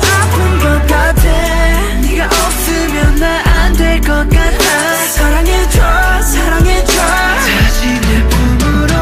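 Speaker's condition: No condition

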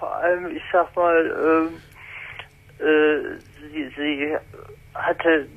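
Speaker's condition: Spastic paralysis since birth; congenital, mainly affects the hands, writing or holding a full glass looks drunk to outsiders; able to communicate normally

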